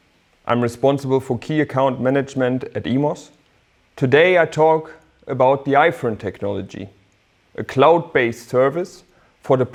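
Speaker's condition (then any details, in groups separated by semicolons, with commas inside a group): No condition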